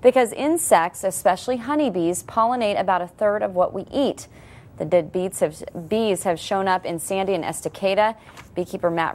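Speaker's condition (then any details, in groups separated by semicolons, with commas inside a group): No condition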